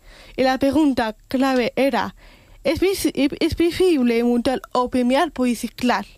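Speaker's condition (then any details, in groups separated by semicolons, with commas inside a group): Down syndrome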